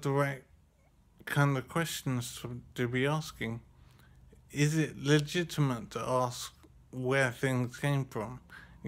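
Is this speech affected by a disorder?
Yes: brain injury; finds speaking quite difficult.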